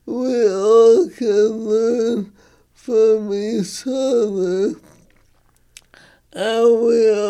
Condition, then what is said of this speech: ALS (motor neuron disease). Well, I would say I have progressed in some ways. It has become more difficult for me to talk.